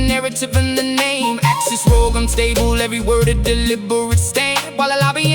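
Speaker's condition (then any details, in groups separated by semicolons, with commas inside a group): No condition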